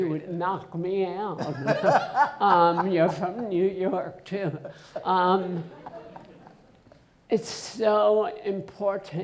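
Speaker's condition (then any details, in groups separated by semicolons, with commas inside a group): Essential tremor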